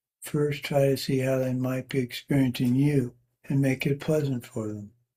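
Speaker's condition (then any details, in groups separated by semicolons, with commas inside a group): Parkinson's; tremor varies day to day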